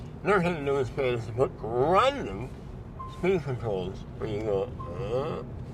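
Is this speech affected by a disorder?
Yes: mouth cancer surgery.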